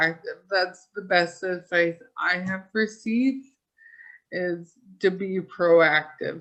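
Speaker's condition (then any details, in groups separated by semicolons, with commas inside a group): ALS; pseudobulbar affect, hands contorted; speech affected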